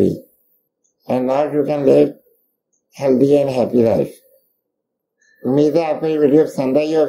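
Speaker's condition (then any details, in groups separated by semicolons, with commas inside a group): Duchenne muscular dystrophy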